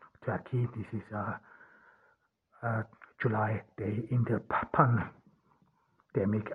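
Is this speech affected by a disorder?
Yes: stuttering; cause unknown, only one in family who stutters, german mother tongue, born in austria; possibly part of why hard to be listened to at university; here repeated sounds, blocks.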